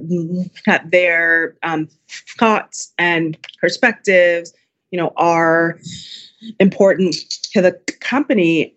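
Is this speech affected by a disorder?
Yes: stutter; stutter since before public speaking, lifelong fear of talking to people; pronounced stutter audible during interview; at times takes a couple of seconds to say words; here prolonged sounds, blocks.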